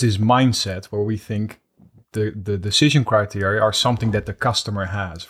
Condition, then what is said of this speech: No condition.